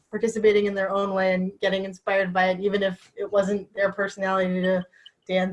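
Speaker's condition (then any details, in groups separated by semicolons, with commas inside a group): No condition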